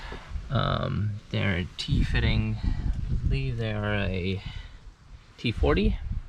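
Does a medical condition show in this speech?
No.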